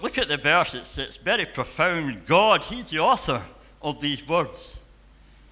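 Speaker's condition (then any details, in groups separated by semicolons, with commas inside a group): Cleft palate and cleft lip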